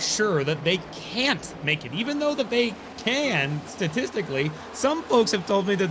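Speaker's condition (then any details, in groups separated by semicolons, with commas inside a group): No condition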